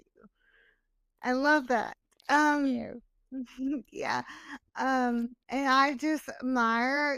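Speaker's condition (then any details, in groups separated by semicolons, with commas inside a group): Cerebral palsy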